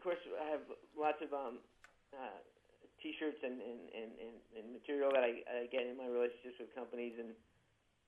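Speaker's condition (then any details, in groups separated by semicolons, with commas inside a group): Parkinson's disease, young-onset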